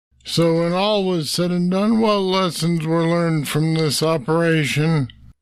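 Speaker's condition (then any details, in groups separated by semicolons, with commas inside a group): Parkinson's disease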